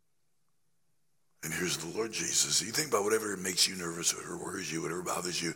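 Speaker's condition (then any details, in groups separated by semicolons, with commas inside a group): Laryngeal cancer after radiation; still affected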